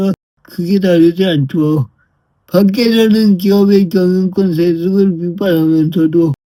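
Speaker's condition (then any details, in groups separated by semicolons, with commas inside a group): Brain lesion disability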